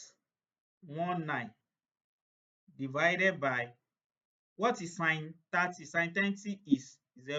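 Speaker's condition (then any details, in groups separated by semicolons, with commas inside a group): No condition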